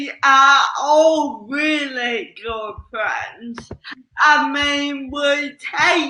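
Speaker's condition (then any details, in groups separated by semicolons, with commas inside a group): Cerebral palsy; slow speech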